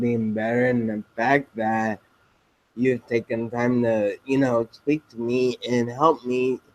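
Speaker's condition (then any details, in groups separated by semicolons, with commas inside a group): Spinocerebellar ataxia type 7, SCA7; speech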